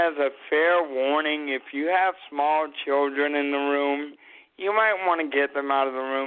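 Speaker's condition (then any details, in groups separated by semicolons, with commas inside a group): Cerebral palsy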